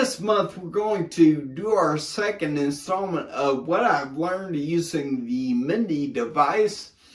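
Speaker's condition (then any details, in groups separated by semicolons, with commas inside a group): Brain injury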